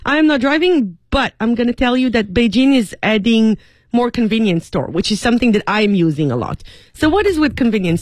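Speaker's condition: No condition

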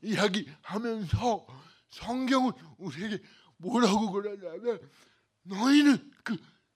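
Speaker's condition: Cerebral palsy; two surgeries upcoming

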